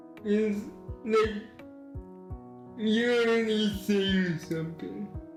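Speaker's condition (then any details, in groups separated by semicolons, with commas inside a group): Cerebral palsy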